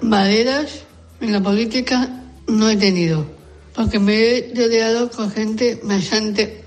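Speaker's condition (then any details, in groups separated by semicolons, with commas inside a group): Down syndrome; genetic disorder, aged 35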